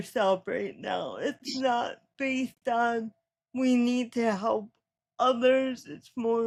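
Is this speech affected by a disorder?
Yes: cerebral palsy; spastic, ataxic features.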